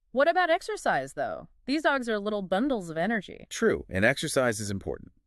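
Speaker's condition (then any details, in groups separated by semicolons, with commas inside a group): No condition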